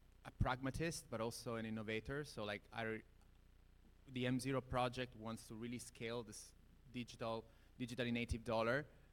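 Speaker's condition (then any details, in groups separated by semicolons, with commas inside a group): No condition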